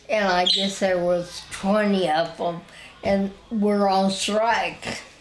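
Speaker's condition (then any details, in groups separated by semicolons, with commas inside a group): Spinal ataxia; wheelchair user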